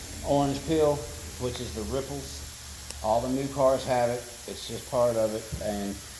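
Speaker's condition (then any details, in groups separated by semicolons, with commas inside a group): No condition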